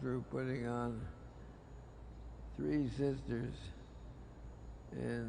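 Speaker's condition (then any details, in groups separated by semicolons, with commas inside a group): Parkinson's disease; diagnosed 20 years ago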